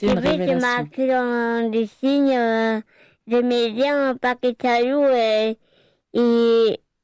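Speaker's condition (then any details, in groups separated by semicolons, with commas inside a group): Hard of hearing; hard of hearing from birth, wears hearing aid, sign language learned from Patrice Carillo; hears very loud sound, puts hearing aid away in handbag then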